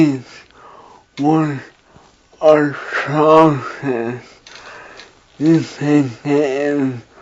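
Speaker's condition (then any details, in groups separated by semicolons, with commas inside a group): Traumatic brain injury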